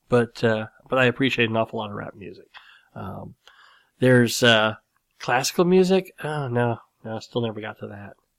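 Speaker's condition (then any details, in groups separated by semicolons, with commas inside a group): Cleft lip and palate; nose still slightly crooked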